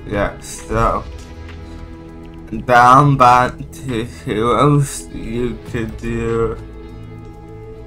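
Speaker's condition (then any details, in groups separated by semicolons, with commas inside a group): Cerebral palsy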